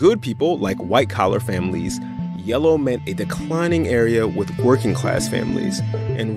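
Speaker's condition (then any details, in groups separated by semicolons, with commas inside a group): No condition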